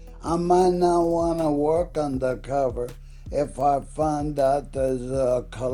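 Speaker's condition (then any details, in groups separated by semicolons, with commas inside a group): ALS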